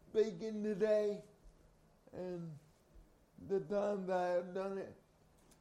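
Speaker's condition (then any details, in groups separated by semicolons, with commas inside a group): Cerebral palsy; from birth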